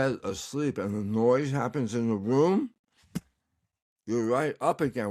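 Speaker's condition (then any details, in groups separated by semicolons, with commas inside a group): Tongue cancer; recovering, tongue exercises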